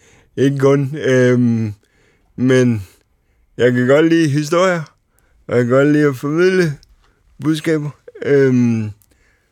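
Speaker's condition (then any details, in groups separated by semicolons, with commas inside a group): Cerebral palsy; uses wheelchair, six wheels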